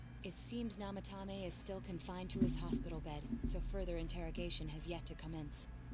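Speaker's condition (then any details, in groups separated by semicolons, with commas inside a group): No condition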